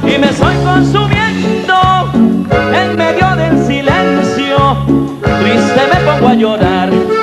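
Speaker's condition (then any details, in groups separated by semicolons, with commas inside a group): No condition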